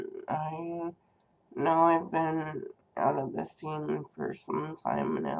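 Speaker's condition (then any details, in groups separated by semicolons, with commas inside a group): Cerebral palsy; first word not said quite right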